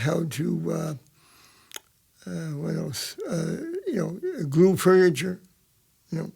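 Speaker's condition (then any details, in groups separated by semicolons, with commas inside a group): Cerebral palsy; present from birth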